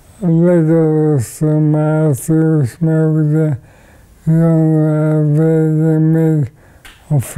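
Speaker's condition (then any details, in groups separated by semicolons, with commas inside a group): ALS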